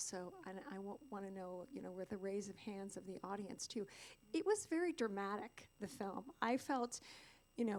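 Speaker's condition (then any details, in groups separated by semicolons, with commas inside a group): No condition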